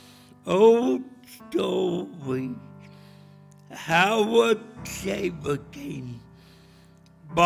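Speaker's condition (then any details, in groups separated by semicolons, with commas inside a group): Cerebral palsy; speech still affected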